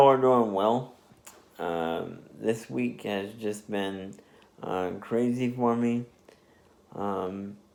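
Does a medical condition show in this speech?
Yes: spastic diplegia cerebral palsy.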